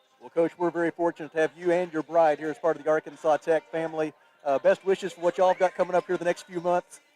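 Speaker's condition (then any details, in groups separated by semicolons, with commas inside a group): No condition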